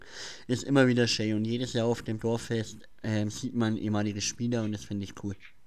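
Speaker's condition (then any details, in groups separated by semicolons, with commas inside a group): Cleft palate; speech defect, listeners say speech hard to understand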